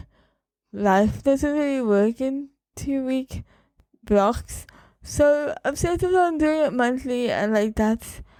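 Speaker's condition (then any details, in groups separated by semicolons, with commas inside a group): Cerebral palsy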